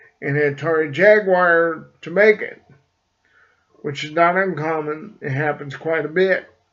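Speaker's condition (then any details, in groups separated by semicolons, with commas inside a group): Cerebral palsy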